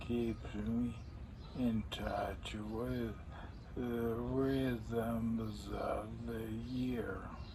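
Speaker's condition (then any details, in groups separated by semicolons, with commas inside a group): ALS; six years since diagnosis, slow progression, wheelchair, cannot walk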